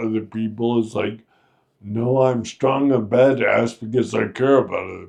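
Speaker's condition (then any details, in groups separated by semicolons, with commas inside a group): Friedreich's ataxia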